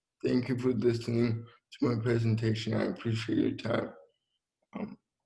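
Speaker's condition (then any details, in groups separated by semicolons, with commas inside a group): Cerebral palsy; from birth after resuscitation, affects speech, walking, motor function; speech audibly affected, no speech or self-feeding in childhood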